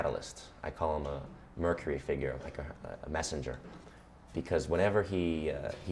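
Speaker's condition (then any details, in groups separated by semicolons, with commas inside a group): No condition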